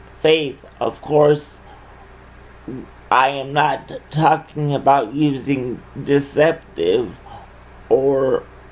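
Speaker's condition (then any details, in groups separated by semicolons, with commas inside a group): Cerebral palsy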